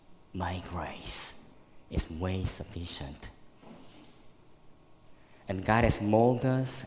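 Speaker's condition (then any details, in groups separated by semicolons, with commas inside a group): Cleft lip and palate, severe; one more surgery planned in a couple of years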